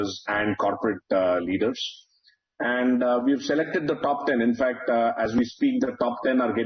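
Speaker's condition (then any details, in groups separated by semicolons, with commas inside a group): No condition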